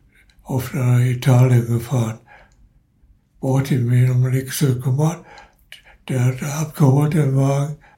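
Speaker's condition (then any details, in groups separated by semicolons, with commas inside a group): Parkinson's disease; ambulance called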